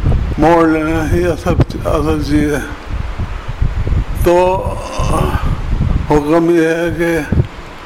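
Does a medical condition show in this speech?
Yes: difficulty speaking.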